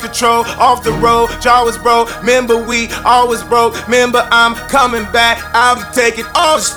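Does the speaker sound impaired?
No.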